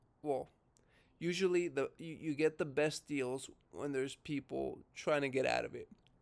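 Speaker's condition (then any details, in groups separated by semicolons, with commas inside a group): No condition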